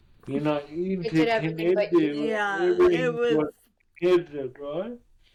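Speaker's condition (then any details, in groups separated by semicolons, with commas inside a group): Cerebral palsy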